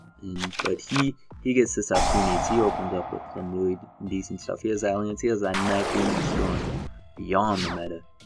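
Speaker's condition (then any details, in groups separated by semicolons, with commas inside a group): No condition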